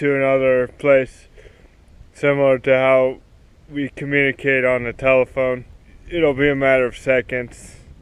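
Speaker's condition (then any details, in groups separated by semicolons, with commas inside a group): Cerebral palsy, spastic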